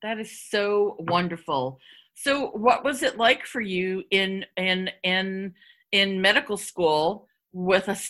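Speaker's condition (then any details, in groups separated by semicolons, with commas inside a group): Stuttering; stuttering for at least 30 years, hid it about 30 years; openly stutters; fast talker; repeated sounds, repeated words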